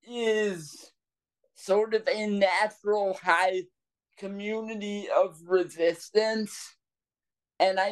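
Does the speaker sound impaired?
Yes: cerebral palsy; breathing struggles some days affect speech, voice lags behind thoughts when excited or nervous.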